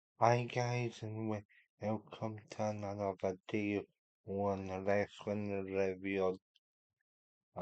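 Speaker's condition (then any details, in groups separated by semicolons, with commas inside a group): Cerebral palsy; unable to walk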